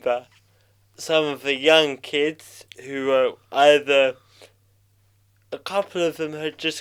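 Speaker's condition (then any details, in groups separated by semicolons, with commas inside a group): Cerebral palsy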